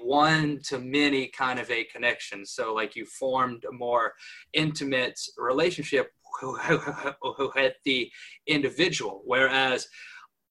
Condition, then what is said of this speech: Stuttering. I have a stutter and used to be a whole lot worse.